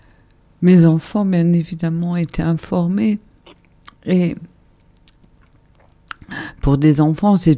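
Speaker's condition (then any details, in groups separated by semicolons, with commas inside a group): ALS (Charcot's disease); breathing difficulties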